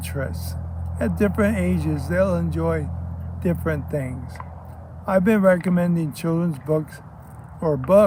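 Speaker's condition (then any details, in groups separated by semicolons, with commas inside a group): ALS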